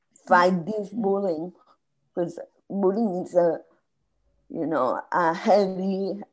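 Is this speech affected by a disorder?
Yes: spasmodic dysphonia; vocal cord issue, gradual onset over 2-3 weeks, work stress during Boston project, diagnosed 8 years later; voice lost, could not speak at all for 2-3 years, hard to get words out, voice not natural.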